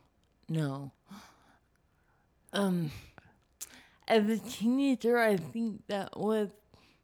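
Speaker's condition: Cerebral palsy; cerebral palsy affects speech, voice sounds different, speaking is hard

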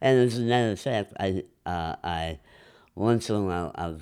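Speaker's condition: Enlarged tongue from vascular growth; harder swallowing

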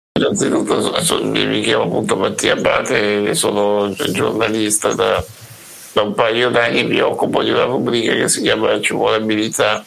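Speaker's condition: Duchenne muscular dystrophy; uses breathing ventilator, also during daytime

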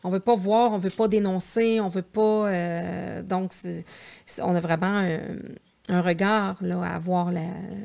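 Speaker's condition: No condition

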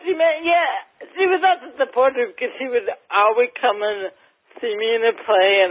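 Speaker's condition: Cerebral palsy, mild; mildly affects speech

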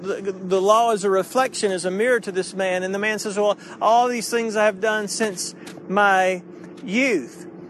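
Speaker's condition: No condition

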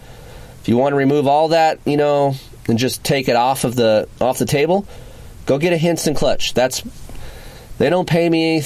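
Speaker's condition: No condition

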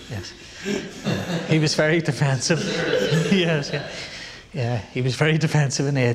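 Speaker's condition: No condition

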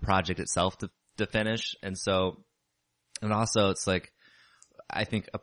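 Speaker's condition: No condition

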